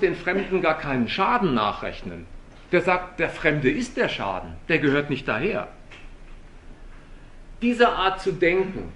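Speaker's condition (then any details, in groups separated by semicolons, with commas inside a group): No condition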